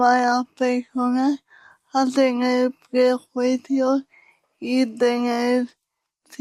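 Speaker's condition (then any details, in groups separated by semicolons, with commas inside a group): Cerebral palsy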